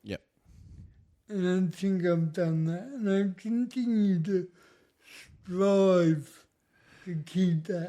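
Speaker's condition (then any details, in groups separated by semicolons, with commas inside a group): Cerebral palsy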